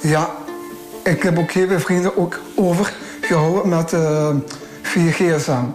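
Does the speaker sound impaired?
Yes: Down syndrome; trisomy 21, three copies of chromosome 21; speaks well.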